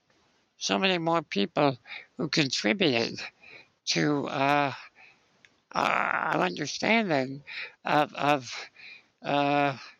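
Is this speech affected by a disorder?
Yes: spinal muscular atrophy; age 60.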